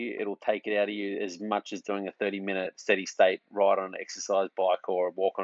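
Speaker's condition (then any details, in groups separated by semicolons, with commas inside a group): No condition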